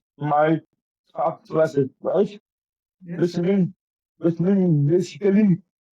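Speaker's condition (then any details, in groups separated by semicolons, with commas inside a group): Cerebral palsy; affects coordination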